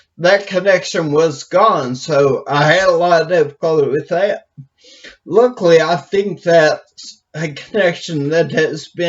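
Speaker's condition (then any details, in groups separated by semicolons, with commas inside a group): Brain injury; speech affected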